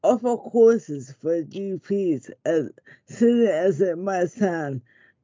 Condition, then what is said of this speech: ALS (motor neuron disease). She sounds like that, you know, and you can see it all over their face.